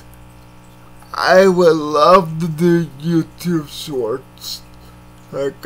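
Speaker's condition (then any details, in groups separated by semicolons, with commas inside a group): Cerebral palsy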